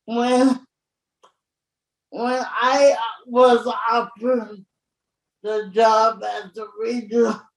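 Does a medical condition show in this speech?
Yes: cerebral palsy; born very premature, staff help with Hoyer lift transfers in and out of bed; age 51.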